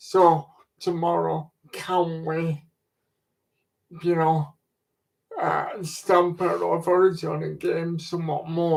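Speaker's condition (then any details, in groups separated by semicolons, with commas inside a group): Cerebral palsy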